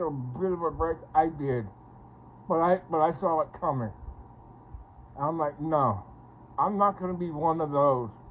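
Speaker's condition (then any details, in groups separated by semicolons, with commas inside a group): Parkinson's; speech impediment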